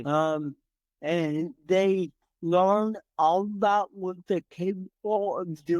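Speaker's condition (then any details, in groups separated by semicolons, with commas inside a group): Cerebral palsy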